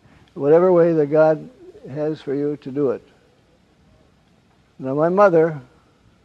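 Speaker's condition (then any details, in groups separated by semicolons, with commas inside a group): Parkinson's; wakes at night, gets up around 3 am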